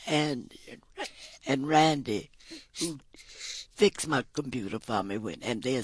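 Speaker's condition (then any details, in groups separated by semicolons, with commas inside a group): Vocal cord paralysis, tracheotomy; paralyzed vocal cords causing insufficient breath, tracheotomy tube since before daughter's birth; tracheotomy tube in place, only way to breathe, age 90; audible hissing when speaking, must close tube with finger to talk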